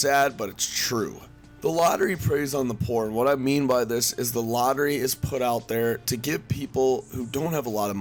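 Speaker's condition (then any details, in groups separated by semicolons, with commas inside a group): No condition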